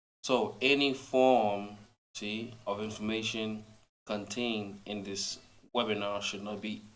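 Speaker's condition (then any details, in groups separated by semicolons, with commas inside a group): No condition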